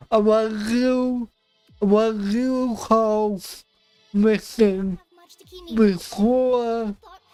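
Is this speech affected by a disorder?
Yes: cerebral palsy; affects voice.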